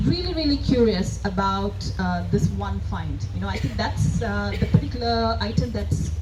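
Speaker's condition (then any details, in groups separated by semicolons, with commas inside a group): No condition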